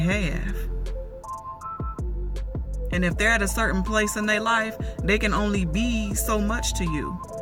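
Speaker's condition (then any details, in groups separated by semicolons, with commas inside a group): No condition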